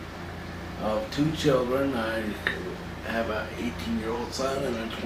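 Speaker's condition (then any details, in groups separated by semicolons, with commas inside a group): Cerebral palsy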